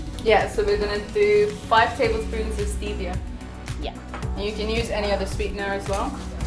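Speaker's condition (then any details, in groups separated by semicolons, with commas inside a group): No condition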